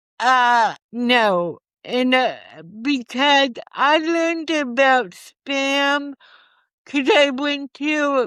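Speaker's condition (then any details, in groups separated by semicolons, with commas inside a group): Cerebral palsy; from birth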